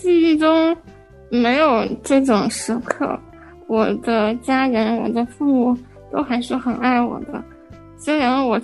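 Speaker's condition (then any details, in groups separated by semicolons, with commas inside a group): Spinal muscular atrophy; genetic motor neuron disease from birth, most severe type, never stood, expected not to survive adulthood; age 23, fully dependent in daily self-care including eating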